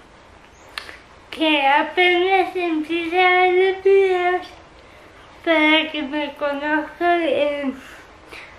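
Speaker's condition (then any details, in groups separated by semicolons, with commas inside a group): Cerebral palsy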